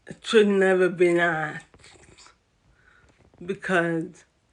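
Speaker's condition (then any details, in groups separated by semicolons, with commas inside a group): Cerebral palsy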